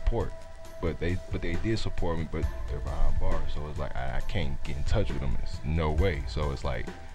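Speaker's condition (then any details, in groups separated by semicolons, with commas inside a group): No condition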